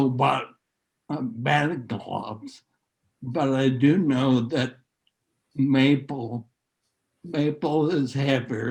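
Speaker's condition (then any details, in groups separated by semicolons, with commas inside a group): Neurological disease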